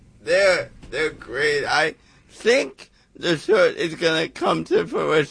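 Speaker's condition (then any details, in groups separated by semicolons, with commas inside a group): Cerebral palsy; sought better speaking for play-by-play, attended Toastmasters, hired speaking coach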